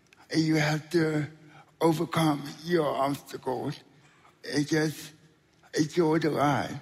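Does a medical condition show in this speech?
Yes: spastic quadriplegic cerebral palsy; wheelchair user.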